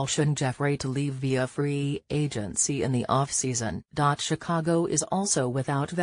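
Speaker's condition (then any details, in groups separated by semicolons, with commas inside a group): No condition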